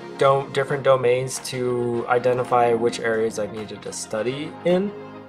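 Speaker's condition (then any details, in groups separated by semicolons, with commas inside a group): No condition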